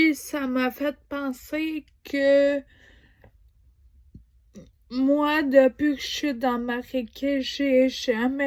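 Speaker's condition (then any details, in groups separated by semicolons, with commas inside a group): Ataxia; degenerative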